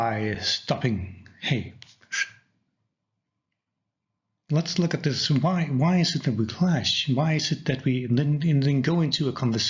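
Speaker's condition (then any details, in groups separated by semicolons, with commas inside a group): No condition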